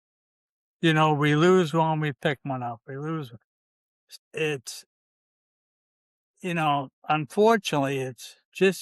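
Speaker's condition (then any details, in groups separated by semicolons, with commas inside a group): ALS; limb onset; possibly slow progressor; can still talk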